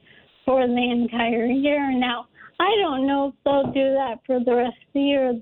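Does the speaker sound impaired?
Yes: ALS; diagnosed a while back.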